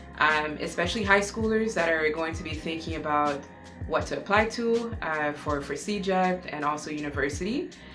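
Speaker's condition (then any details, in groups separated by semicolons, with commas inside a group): No condition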